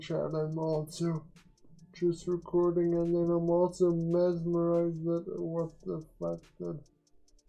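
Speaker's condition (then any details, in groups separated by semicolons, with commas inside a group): Quadriplegic cerebral palsy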